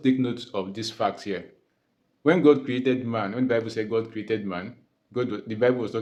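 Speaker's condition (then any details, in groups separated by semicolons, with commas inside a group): No condition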